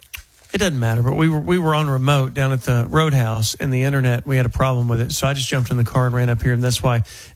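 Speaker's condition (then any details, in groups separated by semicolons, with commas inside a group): No condition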